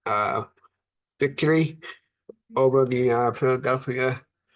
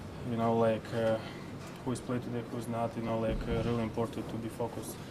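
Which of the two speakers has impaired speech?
The first: cerebral palsy; from birth, affects brain and body muscles.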